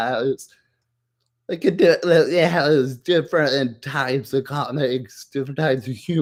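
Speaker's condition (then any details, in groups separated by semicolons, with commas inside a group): Muscular dystrophy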